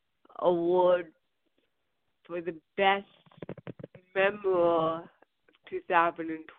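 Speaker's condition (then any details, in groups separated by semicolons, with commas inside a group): Cerebral palsy; birth onset, diagnosed at UCLA Medical Center, right hand affected, therapy from 18 months, lower back surgery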